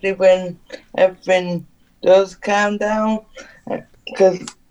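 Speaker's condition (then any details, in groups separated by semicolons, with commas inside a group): Cerebral palsy; needs adapted housing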